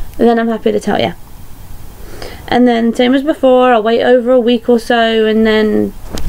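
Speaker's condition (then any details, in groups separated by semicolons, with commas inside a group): No condition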